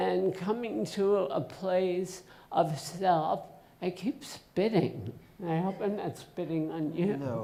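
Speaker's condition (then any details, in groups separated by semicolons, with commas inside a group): Essential tremor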